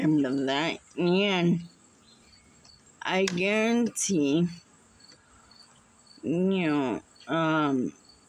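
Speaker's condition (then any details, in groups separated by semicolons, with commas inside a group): Muscular dystrophy; unable to walk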